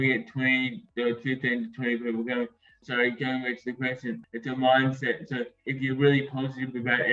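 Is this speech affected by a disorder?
Yes: acquired brain injury; acquired, not hereditary; speech gradually improving.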